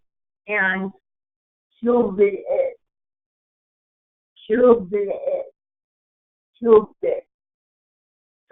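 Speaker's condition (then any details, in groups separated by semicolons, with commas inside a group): Cerebral palsy; speech impediment, listeners need words repeated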